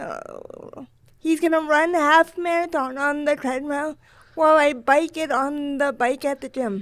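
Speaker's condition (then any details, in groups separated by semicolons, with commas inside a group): Cerebral palsy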